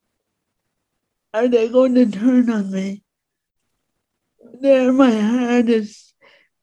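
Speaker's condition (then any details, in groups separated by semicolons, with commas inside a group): Speech impediment; disabled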